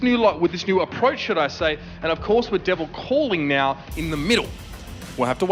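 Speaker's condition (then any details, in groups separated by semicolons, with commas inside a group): No condition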